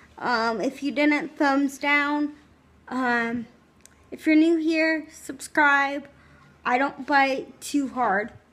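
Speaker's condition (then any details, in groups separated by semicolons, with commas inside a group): Cerebral palsy, spastic, severe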